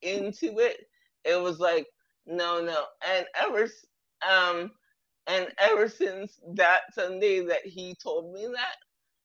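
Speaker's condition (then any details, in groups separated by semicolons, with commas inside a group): Cerebral palsy; present from birth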